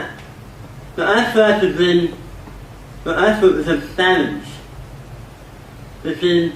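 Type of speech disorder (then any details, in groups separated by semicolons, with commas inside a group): Dysarthria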